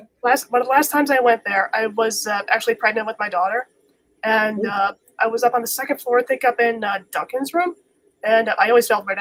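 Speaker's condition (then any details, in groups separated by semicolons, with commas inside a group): No condition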